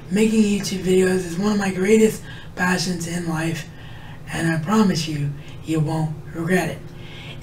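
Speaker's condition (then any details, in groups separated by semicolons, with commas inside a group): Cerebral palsy; wheelchair bound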